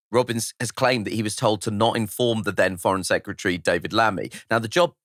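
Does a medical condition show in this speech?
No.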